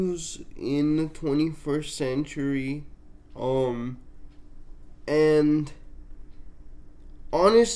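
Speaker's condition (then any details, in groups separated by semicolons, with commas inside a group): Cerebral palsy, mixed, mild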